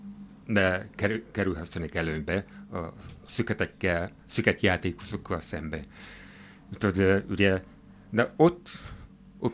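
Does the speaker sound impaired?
Yes: hearing impairment; hard of hearing, wears hearing aids.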